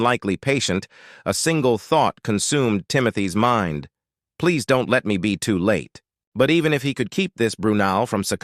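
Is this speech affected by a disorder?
No.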